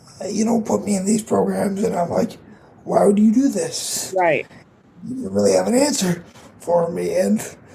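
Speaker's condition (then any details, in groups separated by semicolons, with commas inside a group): Cerebral palsy; voice audibly affected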